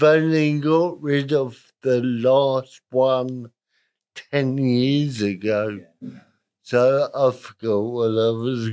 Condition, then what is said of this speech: Cerebral palsy. I would say I'm middle range because I shake, I walk a bit funny and I talk a bit funny.